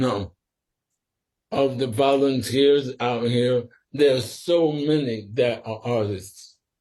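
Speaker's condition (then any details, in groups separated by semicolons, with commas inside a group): Sporadic ALS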